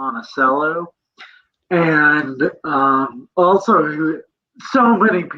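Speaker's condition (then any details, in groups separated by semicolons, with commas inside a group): Cerebral palsy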